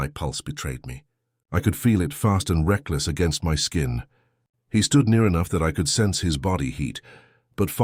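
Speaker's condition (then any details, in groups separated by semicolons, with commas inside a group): No condition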